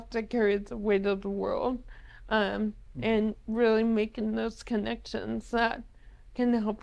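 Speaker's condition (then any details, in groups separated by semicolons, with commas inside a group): ALS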